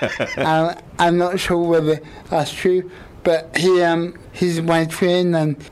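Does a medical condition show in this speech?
Yes: quadriplegic cerebral palsy; all four limbs affected, right side worse than left, wheelchair bound, 24-hour care; obvious speech impediment, quite a bit of effort to speak and shape words, considers self understandable.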